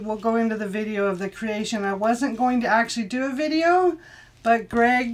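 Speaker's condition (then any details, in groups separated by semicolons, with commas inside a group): No condition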